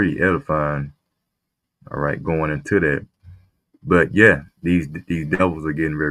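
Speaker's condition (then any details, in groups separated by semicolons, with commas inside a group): No condition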